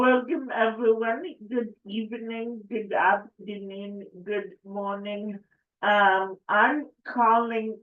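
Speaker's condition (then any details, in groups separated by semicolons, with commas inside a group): Cerebral palsy; affects speech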